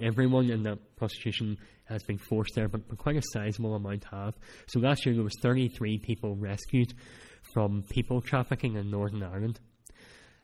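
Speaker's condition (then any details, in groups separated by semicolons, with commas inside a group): Cleft palate; speech not that clear at times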